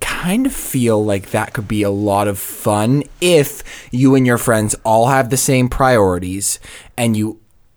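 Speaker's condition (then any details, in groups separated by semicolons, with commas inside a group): No condition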